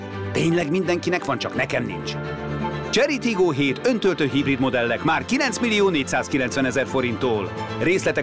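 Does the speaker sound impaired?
No.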